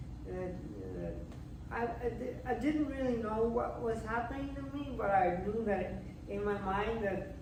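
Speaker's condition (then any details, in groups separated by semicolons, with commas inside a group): Cerebral palsy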